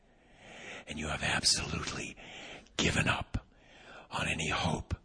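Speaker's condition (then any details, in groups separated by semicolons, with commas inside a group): Vocal cord paralysis, unilateral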